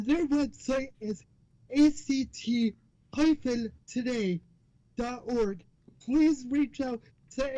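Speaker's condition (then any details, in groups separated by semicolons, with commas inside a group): Cerebral palsy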